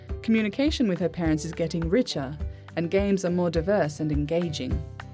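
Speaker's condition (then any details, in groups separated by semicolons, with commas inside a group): No condition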